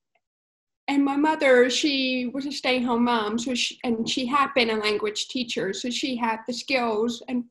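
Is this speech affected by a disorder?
Yes: profound deafness, cochlear implant, congenital profound hearing loss; born deaf, some cochlear hair cells left but insufficient, cochlear implant chosen by doctor father; uses lip reading cues in class, somewhat fluent in American Sign Language; speech developed through one-on-one training by mother, a former language teacher.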